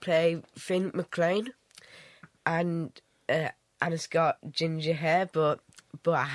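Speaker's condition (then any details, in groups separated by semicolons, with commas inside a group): Down syndrome; child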